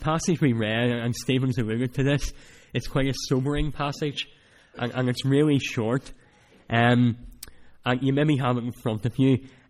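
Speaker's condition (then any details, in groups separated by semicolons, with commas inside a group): Cleft palate; speech not that clear at times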